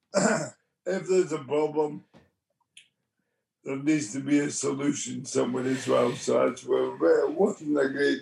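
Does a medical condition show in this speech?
Yes: motor neurone disease; onset with left hand weakness, twitching, arm weakness, speech therapists offered; about 4 years since diagnosis.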